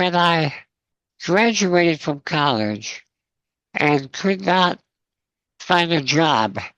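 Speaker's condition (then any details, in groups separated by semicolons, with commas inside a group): Spinal muscular atrophy, congenital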